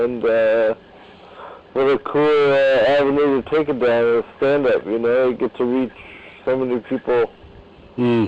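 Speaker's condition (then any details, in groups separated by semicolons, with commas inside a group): Cerebral palsy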